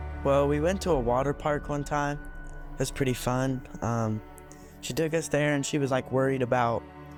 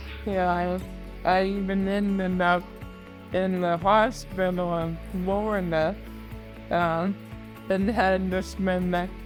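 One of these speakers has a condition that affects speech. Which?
The second: bulbar-onset ALS; progressively worse, voice trouble two years before diagnosis, fairly independent; hoarse harsh voice, extremely short of breath.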